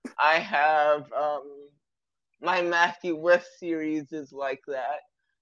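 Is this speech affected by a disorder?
Yes: cerebral palsy; present from birth.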